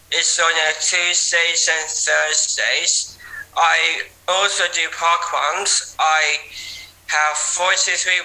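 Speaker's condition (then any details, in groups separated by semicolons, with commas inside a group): Down syndrome; age 19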